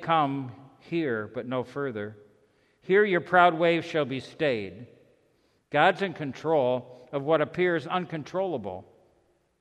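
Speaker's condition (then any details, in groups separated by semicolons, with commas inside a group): No condition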